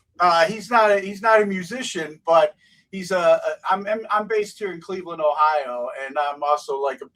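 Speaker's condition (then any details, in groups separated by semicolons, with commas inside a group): No condition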